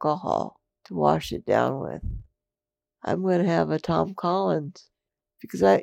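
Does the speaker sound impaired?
Yes: multiple system atrophy; diagnosed 2015 after six doctors, about four years, lungs and muscles atrophying; brain does not signal breathing, must consciously blink, still talking, expects to lose voice.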